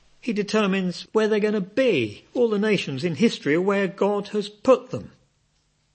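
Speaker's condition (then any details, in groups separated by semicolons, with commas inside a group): No condition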